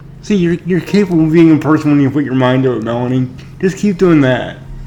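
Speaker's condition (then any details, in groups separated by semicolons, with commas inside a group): Cerebral palsy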